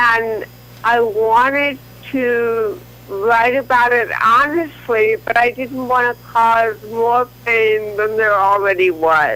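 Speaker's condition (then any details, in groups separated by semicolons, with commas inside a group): Cerebral palsy; from birth, leg spasticity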